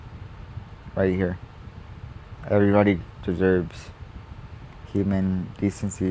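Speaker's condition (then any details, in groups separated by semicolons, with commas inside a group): Cerebral palsy; spastic quadriplegic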